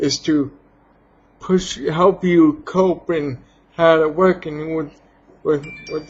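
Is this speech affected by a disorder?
Yes: cerebral palsy; has had surgery.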